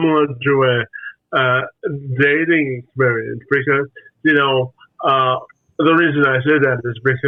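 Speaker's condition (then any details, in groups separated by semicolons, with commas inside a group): Spastic quadriplegic cerebral palsy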